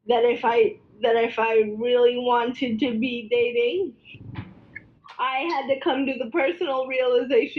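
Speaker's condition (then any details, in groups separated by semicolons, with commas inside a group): Cerebral palsy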